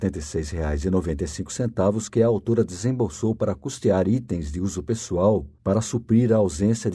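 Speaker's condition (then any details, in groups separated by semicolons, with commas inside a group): No condition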